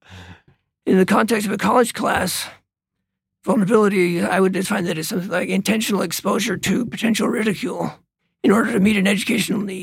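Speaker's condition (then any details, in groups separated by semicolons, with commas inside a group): Parkinson's disease; Parkinson's diagnosed 2010, irreversible, progressive, 12 or 13 years since diagnosis; tremor, uses cane, impaired fine hand muscle control for mouse use; soft and sometimes incoherent voice, sometimes hard to get words across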